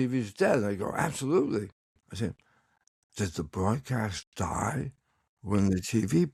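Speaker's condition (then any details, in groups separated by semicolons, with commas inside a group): Tongue cancer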